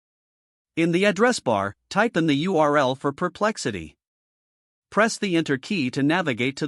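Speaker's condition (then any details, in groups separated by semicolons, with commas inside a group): No condition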